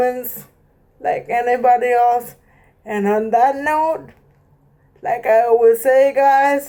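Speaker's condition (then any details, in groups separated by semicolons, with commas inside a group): Cerebral palsy; present from birth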